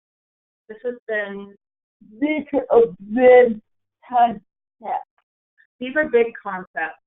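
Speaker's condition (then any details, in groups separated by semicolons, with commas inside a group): Cerebral palsy; speech impediment, listeners need words repeated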